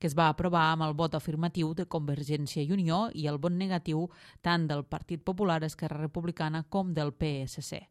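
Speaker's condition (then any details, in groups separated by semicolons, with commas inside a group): No condition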